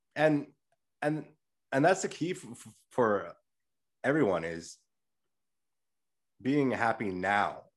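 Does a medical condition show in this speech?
Yes: stutter; stutter audible during recording; stutter eases in native accent and rehearsed cadence, worse with nerves, blocks when rushing words; here repeated sounds, prolonged sounds.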